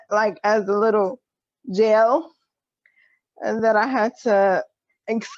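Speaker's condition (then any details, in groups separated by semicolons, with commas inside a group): Cerebral palsy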